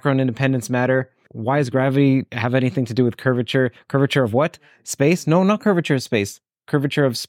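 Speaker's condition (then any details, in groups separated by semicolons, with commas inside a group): No condition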